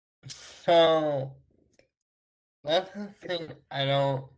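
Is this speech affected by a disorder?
Yes: traumatic brain injury.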